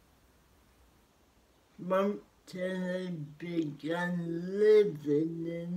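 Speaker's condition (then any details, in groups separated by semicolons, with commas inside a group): Cerebral palsy; spastic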